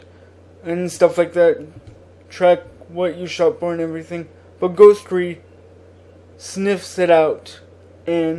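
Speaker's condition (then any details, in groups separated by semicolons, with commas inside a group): Cerebral palsy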